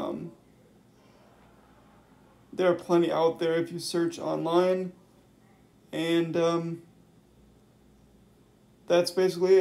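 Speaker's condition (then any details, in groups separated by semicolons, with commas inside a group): Cerebral palsy; wheelchair user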